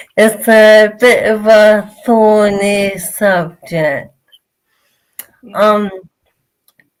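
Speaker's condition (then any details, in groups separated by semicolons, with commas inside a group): Motor neurone disease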